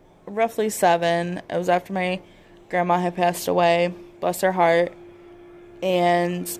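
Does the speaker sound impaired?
No.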